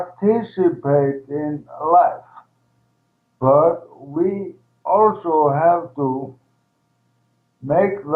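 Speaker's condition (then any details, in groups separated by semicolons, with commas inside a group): ALS, primary lateral sclerosis, PLS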